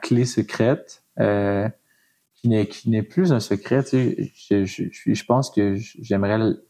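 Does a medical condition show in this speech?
Yes: stuttering; long hidden, since at least secondary school; hesitation in words, no stuttering when feeling good and confident, stutter audible in early podcast episodes; here repeated sounds, repeated words, prolonged sounds.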